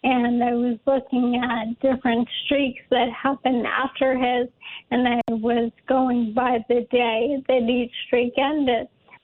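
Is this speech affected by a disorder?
Yes: ALS; diagnosed a while back, diagnosis announced last year ahead of postseason.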